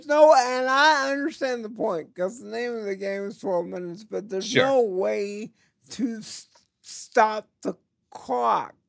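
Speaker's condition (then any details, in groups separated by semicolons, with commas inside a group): Cerebral palsy; types with one finger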